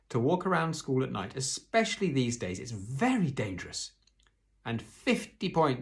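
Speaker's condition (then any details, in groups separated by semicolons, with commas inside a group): No condition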